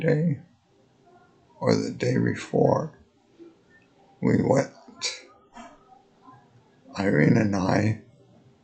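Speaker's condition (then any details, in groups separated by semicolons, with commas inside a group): Multiple sclerosis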